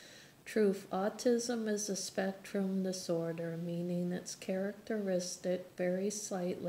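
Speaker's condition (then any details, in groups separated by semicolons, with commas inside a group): No condition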